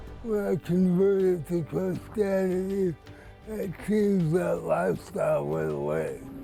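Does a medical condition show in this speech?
Yes: cerebral palsy; worsening.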